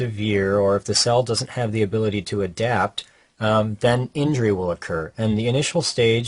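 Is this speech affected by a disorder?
No.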